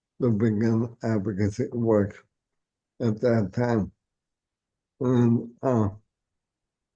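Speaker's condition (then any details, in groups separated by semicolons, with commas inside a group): ALS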